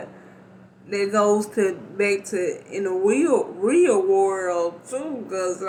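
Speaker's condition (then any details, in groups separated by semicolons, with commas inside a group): Cerebral palsy; not paralyzed, can stand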